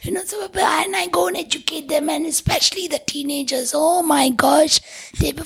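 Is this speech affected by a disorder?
Yes: tracheostomy, vocal cords permanently constricted from smoke inhalation; Carlton Towers fire Bangalore, 12 years ago, multiple failed surgeries; breathes through tracheostomy tube in larynx, tube changed every 4 months permanently; must block tube hole with finger to be audible, former voice lost, voice called unforgettable.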